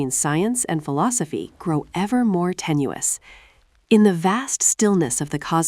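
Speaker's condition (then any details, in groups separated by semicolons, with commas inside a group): No condition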